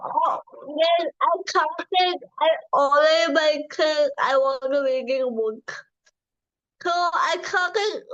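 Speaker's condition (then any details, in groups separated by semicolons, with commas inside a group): Cerebral palsy; from birth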